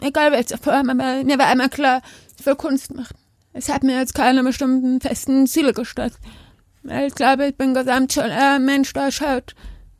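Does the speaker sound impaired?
Yes: deafness; not hard of hearing, spoken language as mother tongue, hearing school, sign language learned later; lip-reads hosts without interpreter, vest and wristband device at home; speaks aloud and signs, bilingual, voice different and louder, hearing people forget deafness because she speaks.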